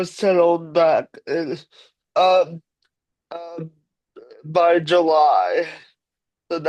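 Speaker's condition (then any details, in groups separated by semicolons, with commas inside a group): Cerebral palsy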